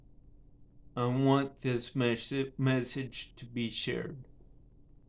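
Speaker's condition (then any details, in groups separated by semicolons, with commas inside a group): Cerebral palsy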